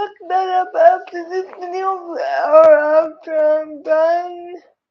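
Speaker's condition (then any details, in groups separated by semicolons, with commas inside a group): Cerebral palsy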